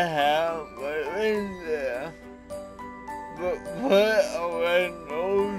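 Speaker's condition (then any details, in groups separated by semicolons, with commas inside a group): Cerebral palsy; one hand affected; atypical speech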